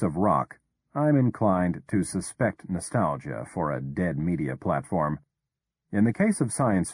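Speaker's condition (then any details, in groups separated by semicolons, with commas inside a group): No condition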